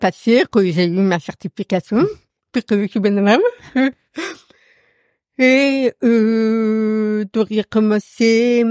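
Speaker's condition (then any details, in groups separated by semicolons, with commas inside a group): Profound deafness; noticeable to everyone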